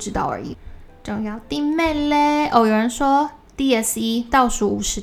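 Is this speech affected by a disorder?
No.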